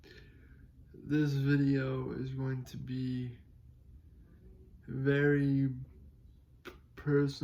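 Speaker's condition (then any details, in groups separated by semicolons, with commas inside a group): Cerebral palsy; able to speak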